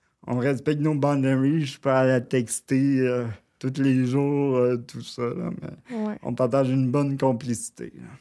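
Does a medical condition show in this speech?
Yes: cerebral palsy; brain damage, near quadriplegic, full use of left arm only, sensation preserved, wheelchair user; spasms limit mobility, no standing balance, leans on support, needs adaptation and assistance.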